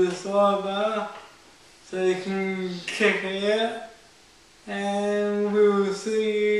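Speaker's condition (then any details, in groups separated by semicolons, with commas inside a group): Cerebral palsy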